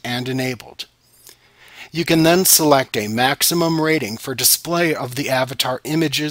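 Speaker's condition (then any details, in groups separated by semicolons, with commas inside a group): No condition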